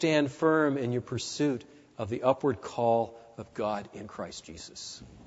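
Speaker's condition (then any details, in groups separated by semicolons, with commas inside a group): No condition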